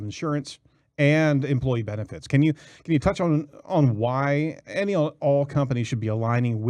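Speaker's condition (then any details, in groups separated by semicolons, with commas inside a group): No condition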